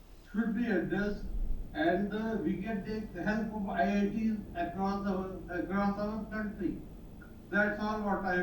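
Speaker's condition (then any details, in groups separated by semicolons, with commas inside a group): Cerebral palsy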